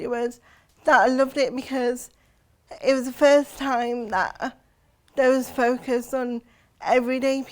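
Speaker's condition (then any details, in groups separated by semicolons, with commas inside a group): Cerebral palsy; since birth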